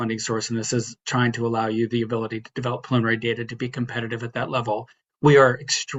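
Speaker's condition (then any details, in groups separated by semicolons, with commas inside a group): No condition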